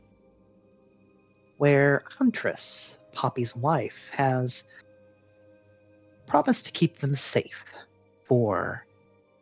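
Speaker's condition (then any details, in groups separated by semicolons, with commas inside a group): No condition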